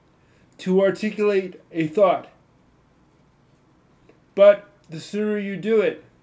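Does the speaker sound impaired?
Yes: cerebral palsy; cerebral palsy since childhood, walks with crutches.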